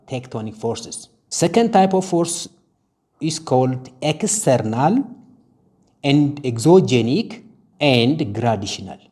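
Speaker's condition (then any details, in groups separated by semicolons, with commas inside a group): No condition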